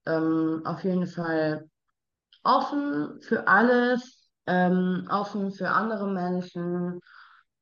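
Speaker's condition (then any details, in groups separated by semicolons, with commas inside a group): Down syndrome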